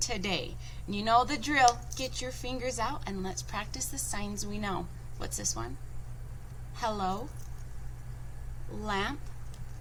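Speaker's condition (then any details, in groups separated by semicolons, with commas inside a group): No condition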